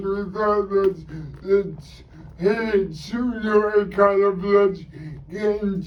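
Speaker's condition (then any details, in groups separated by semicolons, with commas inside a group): Cerebral palsy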